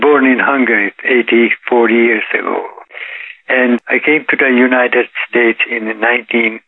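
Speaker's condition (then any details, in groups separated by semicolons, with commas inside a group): Parkinson's disease; symptoms not detectable by others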